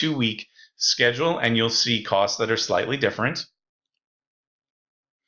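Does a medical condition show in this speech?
No.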